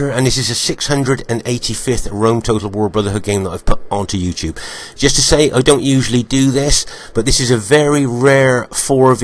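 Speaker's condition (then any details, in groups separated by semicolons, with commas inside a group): No condition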